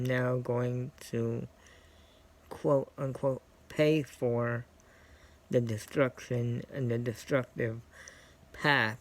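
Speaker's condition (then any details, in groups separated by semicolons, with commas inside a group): Cerebral palsy; scoliosis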